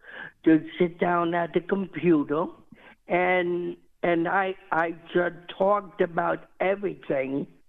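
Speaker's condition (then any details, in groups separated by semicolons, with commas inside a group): Cerebral palsy; never expected to walk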